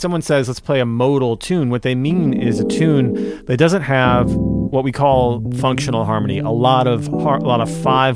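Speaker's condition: No condition

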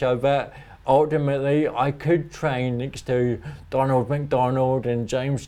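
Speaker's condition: Cerebral palsy; speech impediment, talks funny

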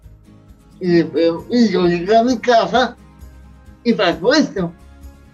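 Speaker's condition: Cerebral palsy; near death as newborn

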